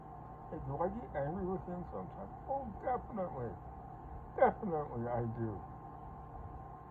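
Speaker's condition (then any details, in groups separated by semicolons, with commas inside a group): Parkinson's; speech impediment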